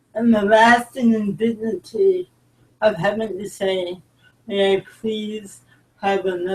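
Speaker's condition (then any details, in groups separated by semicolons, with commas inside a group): Cerebral palsy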